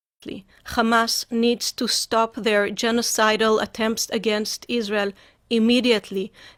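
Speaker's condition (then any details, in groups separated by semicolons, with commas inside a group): No condition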